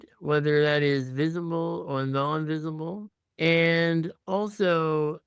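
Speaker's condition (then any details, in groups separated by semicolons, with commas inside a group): Muscular dystrophy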